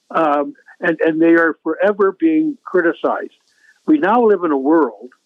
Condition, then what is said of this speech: No condition.